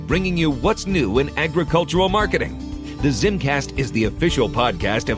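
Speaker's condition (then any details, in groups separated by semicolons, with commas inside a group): No condition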